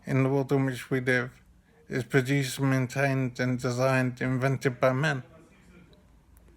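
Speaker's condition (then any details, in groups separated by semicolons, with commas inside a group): Brain injury; severe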